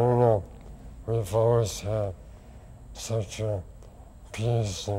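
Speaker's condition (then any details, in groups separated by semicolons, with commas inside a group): Lou Gehrig's disease; onset index finger, tracheostomy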